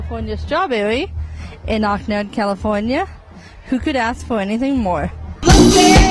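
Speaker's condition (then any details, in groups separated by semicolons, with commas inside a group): No condition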